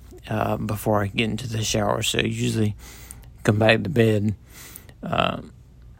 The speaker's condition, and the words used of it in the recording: Multiple sclerosis. Talking pretty low, but I'm still, you know, slurring my words, and the MS is obviously, you know, affecting me